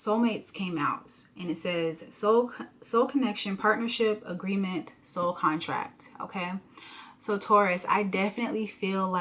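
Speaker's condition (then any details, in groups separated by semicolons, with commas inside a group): No condition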